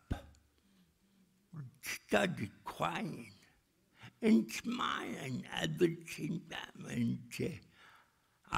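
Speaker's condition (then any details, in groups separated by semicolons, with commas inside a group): Cerebral palsy; speech still affected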